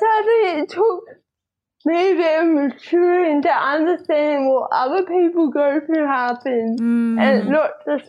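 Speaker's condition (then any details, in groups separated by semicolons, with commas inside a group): Cerebral palsy, spastic diplegia; speech a bit odd, typing easier, computer full-time for schoolwork since grade one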